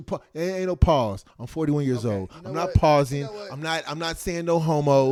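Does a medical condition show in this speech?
No.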